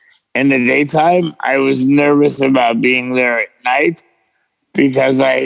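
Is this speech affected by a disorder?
Yes: cerebral palsy; present since birth.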